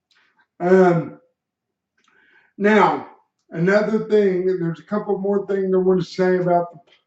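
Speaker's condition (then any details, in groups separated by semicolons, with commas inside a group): Cerebral palsy; slight speech impediment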